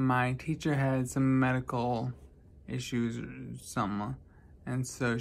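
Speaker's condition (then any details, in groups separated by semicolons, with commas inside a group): Traumatic brain injury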